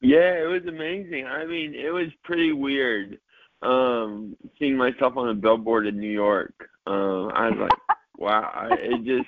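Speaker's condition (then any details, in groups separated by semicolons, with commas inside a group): Cerebral palsy, mild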